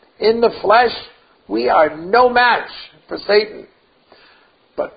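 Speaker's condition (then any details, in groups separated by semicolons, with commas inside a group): No condition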